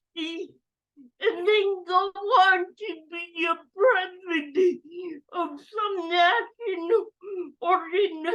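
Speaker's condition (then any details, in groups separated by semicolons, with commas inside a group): Cerebral palsy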